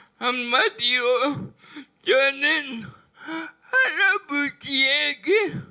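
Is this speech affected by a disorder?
Yes: brain lesion disability grade 1, severe.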